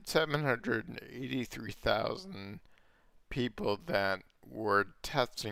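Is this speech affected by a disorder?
Yes: multiple sclerosis.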